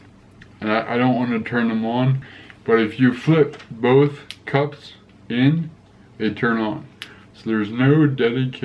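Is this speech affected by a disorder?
Yes: cerebral palsy; affects gait and walking.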